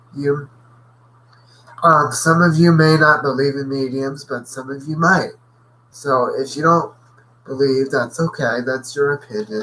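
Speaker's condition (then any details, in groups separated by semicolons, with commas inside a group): Cerebral palsy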